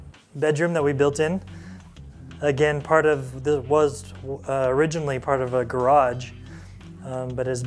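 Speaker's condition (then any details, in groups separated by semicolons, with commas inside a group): No condition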